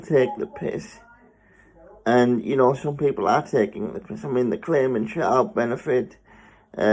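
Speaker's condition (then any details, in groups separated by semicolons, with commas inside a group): Spastic cerebral palsy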